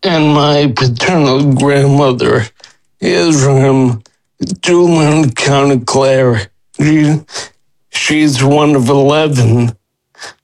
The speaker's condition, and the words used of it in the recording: Ataxia. The difference, it has given me definitely a lot more confidence, speech-wise, but I am asked less often